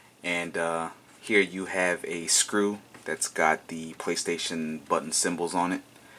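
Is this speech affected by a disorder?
No.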